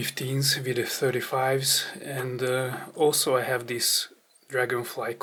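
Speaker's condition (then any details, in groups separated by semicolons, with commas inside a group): No condition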